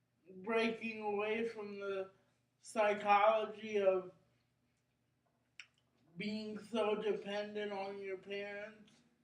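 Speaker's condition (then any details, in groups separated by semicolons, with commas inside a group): Cerebral palsy; brain injury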